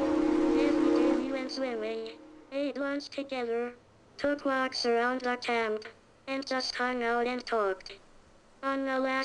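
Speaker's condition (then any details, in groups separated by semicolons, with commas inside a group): Cerebral palsy; uses wheelchair, needs help with bathroom, eating, showering, dressing, transfers to wheelchair and bed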